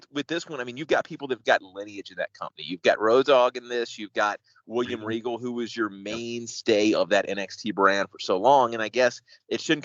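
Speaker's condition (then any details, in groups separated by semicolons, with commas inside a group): No condition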